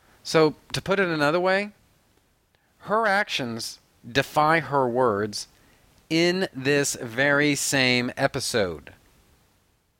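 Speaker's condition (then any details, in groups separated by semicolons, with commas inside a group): No condition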